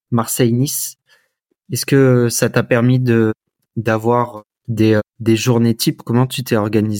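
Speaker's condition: No condition

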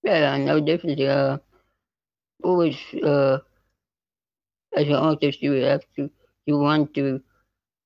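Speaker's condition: Spinal muscular atrophy type 2; neuromuscular

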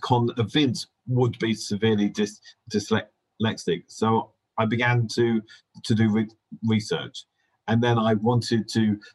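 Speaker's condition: Stammer; possibly linked to hearing difficulties from illness in first 3 or 4 years, affecting language; repeated sounds, prolonged sounds

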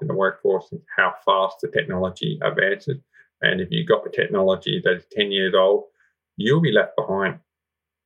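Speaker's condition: Profound deafness, congenital, severe profound hearing loss; profound deafness since birth, cochlear implant in worse ear

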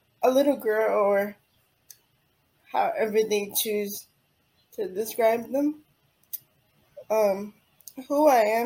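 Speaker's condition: Cerebral palsy; diagnosed at 9 months after delayed development, attended early intervention therapy; age 28, needs help with most daily living activities

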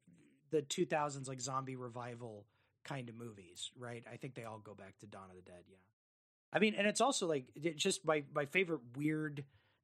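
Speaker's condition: No condition

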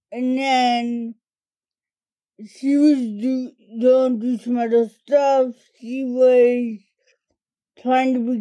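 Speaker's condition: Cerebral palsy; speech primarily affected

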